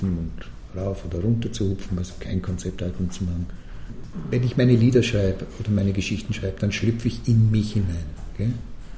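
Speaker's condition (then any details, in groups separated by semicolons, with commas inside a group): No condition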